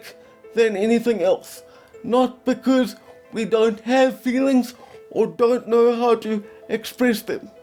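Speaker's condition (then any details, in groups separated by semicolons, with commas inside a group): Quadriplegic cerebral palsy, severe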